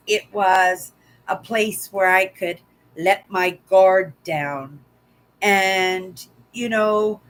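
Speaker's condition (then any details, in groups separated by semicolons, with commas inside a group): No condition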